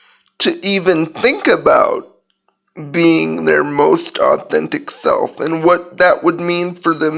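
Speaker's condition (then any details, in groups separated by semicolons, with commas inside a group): Cerebral palsy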